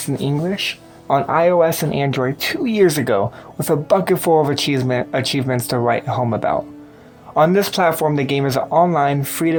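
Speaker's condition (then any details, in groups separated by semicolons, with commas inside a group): No condition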